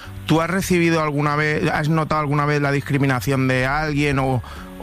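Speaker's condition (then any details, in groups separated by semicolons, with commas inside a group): No condition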